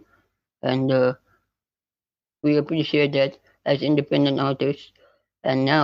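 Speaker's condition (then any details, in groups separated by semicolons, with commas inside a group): Spinal muscular atrophy type 2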